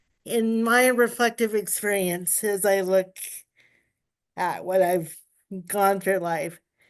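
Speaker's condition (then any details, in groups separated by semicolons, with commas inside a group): Cerebral palsy; uses power wheelchair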